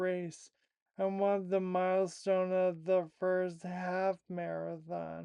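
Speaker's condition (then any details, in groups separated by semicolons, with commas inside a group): Primary lateral sclerosis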